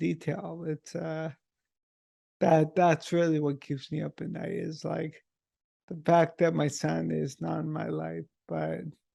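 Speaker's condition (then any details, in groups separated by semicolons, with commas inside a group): Multiple sclerosis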